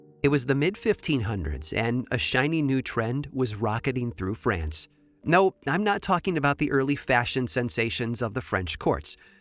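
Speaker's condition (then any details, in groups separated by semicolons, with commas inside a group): No condition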